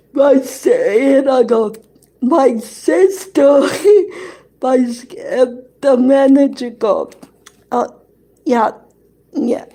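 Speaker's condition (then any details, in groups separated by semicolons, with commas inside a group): Cerebral palsy; present from birth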